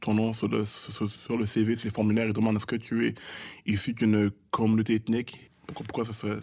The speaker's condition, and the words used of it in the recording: Stuttering. Tu es un des rappeurs québécois qui est capable de rapper le plus vite.